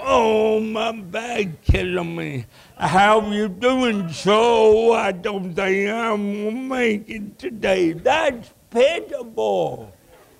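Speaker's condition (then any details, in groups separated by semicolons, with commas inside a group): Cerebral palsy; speech impediment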